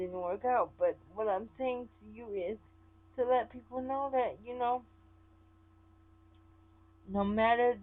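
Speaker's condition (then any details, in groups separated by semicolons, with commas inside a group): Cerebral palsy; sometimes affected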